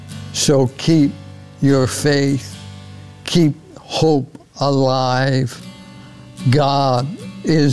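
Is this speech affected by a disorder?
Yes: ALS; progressive neurodegenerative disease causing loss of muscle control, initial prognosis 2 to 5 years.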